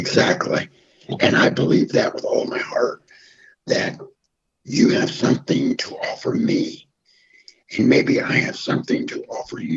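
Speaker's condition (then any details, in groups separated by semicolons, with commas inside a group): Throat cancer, half voicebox, partial laryngectomy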